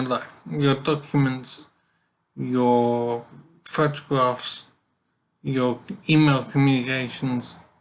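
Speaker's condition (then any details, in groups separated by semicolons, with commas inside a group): Brain injury; severe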